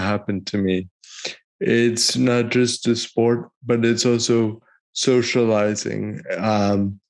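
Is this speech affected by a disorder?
Yes: cerebral palsy; present from birth.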